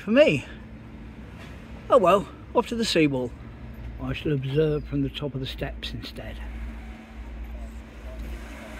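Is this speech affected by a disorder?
No.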